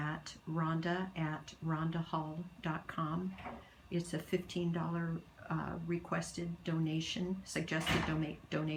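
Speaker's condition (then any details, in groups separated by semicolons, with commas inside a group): No condition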